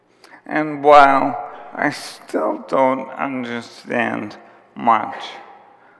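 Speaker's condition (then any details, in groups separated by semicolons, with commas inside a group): ALS; symptoms began about four years before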